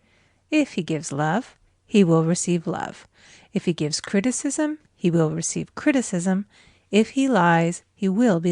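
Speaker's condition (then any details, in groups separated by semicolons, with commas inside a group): No condition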